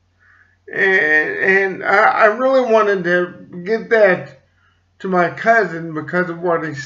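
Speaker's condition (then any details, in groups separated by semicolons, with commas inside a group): Cerebral palsy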